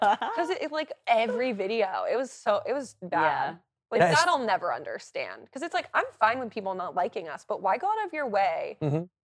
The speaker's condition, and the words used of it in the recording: None; typical speech.